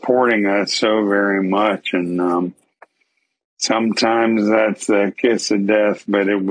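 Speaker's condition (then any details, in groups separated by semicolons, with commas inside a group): ALS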